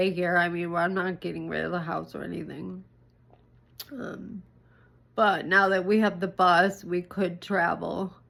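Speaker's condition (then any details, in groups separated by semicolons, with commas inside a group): ALS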